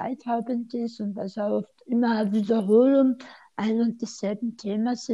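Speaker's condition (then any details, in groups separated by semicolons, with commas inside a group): Tongue cancer surgery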